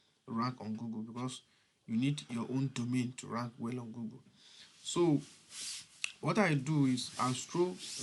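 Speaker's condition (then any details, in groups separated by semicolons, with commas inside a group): No condition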